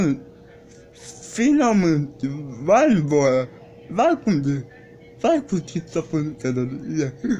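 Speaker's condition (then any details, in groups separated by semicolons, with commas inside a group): Cerebral palsy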